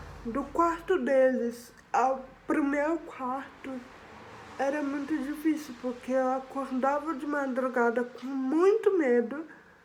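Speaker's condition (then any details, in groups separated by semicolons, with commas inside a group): Cerebral palsy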